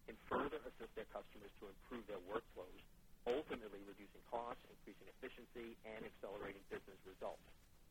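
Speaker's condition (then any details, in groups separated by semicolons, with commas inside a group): No condition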